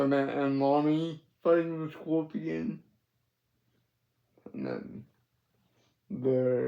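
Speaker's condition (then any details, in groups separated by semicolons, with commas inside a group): Cerebral palsy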